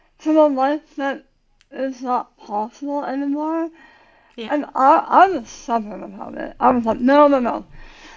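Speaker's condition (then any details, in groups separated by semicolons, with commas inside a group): Tongue cancer surgery; most of tongue removed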